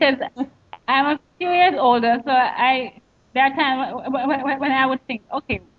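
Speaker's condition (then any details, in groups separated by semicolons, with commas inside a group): Stuttering; stuttering since childhood, familial, father Thomas and an aunt stutter, only one of father's seven children affected; stutters on own first name, uses substitute name, stutters more when upset, feels panic when stuttering; repeated sounds, prolonged sounds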